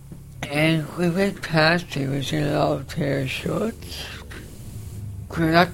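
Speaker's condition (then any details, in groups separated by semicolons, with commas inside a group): Facioscapulohumeral muscular dystrophy, facioscapulohumeral (FSHD); diagnosed about age 10, named facioscapulohumeral form in late 20s, early prognosis life to 14-19; respirator pump wheezing audible in recording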